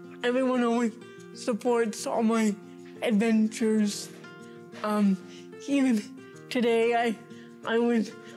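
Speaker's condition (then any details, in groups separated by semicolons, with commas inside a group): Cerebral palsy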